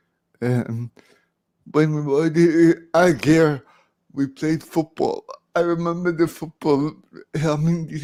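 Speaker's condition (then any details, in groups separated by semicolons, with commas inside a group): Cerebral palsy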